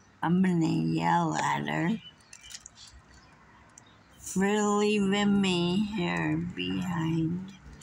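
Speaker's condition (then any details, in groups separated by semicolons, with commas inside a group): Friedreich's ataxia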